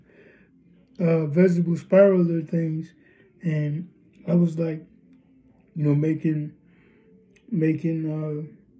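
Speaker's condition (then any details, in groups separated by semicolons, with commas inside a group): Cerebral palsy, spastic diplegia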